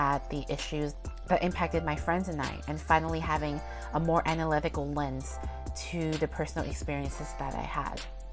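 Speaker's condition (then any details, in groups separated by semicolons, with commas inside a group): No condition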